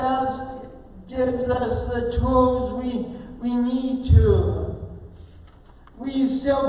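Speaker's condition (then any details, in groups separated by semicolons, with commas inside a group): Oxygen-related condition, speech impairment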